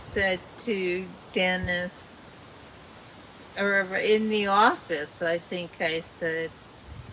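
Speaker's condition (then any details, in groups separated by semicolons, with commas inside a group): Dysarthria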